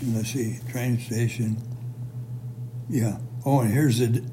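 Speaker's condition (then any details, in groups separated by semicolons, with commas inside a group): Parkinson's; severe, says unable to move anything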